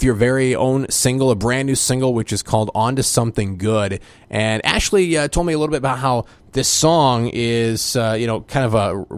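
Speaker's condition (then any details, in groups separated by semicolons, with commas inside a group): No condition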